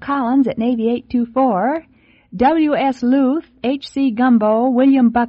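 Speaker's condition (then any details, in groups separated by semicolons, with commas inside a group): No condition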